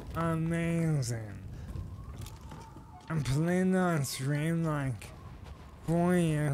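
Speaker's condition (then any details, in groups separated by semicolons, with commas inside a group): ALS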